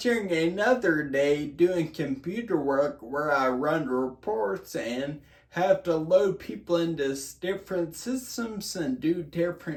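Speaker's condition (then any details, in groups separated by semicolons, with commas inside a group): Brain injury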